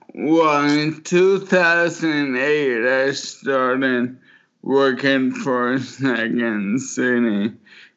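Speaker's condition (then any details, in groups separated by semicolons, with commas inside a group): Motor neuron disease; form of ALS (Lou Gehrig's disease), brain not talking to muscles, first sign about 4 years ago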